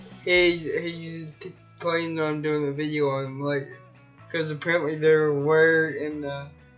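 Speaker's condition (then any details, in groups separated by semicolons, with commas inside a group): Cerebral palsy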